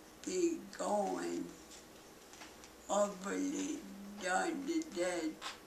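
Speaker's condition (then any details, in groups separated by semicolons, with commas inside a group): Cerebral palsy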